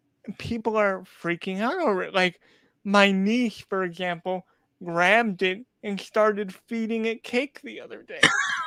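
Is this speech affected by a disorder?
Yes: cerebral palsy; uses a wheelchair.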